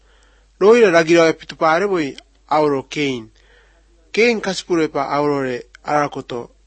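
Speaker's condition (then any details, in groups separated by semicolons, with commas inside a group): No condition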